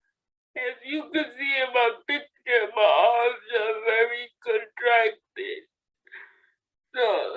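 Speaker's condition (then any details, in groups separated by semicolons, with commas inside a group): Cerebral palsy; speech therapy since childhood, gets out of breath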